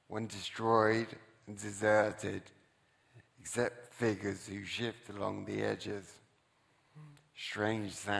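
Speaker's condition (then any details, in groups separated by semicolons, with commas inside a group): Traumatic brain injury, severe; once could not speak, voice different now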